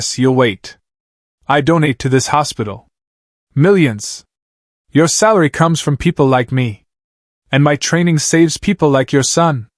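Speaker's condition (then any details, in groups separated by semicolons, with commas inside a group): No condition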